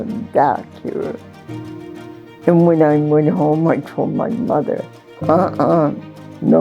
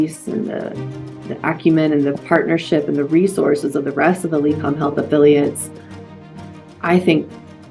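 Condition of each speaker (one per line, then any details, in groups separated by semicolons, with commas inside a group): Cerebral palsy; severe; received speech therapy
No condition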